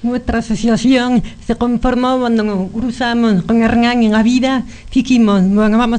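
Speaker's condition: Profound bilateral congenital deafness; profound bilateral deafness from birth, detected near 15 months, lifelong hearing aids insufficient for speech; first cochlear implant at 27, second some years later, about 1.5 years rehabilitation, nearly 35; learned speech visually by lip reading and early reading, now perceives speech through implants

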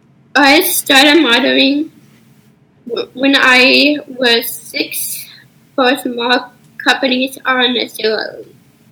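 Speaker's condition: Down syndrome; spinal fusion surgery, works with life skills and communications consultant Loie k

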